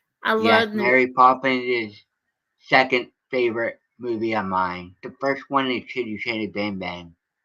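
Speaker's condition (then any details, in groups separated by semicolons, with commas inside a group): Cerebral palsy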